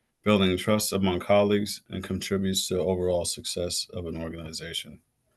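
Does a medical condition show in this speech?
No.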